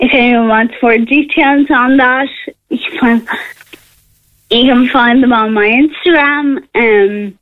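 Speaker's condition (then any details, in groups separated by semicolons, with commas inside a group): Friedreich's ataxia; progressive neuromuscular disease, nerve damage, muscle weakness, mobility loss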